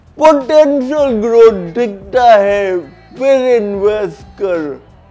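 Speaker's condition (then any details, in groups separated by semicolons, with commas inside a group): Cerebral palsy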